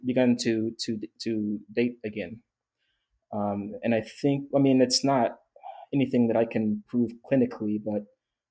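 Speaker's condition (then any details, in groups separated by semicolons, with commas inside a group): Stuttering; onset at age 10, worse when trying to impress or rushing, absent when singing or self-talk; stuttered during recording, reset by stopping, backing up, slowing rate; stutters when speaking too fast, muddy jumble, pauses, backs up, slows rate; repeated words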